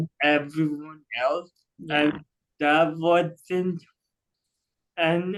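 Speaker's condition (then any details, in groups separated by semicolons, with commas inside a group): Cerebral palsy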